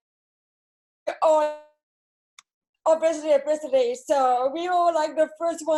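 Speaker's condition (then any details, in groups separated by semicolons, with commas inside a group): Cerebral palsy; speech therapy throughout childhood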